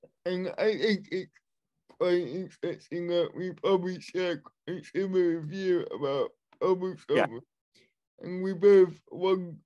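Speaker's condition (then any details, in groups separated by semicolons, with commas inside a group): Cerebral palsy, spastic and dyskinetic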